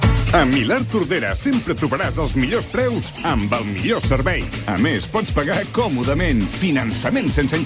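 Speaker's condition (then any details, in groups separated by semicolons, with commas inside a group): No condition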